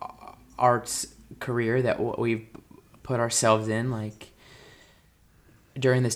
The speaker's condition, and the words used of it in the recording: Stuttering. If I stutter, then I stutter, and that's what something I'm bringing to the character.